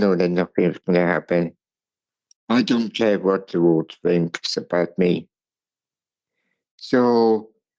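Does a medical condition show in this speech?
Yes: cerebral palsy; wheelchair since late twenties; attended school for speech impairments.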